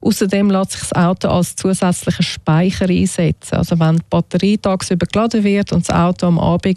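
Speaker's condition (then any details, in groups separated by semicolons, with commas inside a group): No condition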